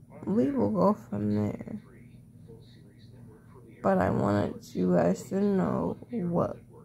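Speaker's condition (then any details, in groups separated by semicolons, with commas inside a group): Cerebral palsy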